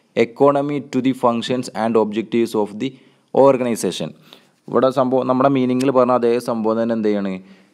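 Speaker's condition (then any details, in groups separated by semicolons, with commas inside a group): No condition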